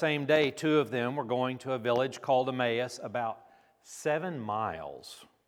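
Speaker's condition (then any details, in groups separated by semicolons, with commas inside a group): No condition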